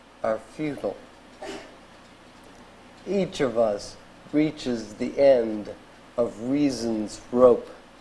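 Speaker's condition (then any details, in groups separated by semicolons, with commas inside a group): ALS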